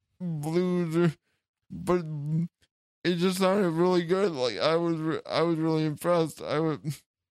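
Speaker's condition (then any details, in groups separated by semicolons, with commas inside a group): Cerebral palsy; since childhood, wheelchair user, chair lifted onto stage by four men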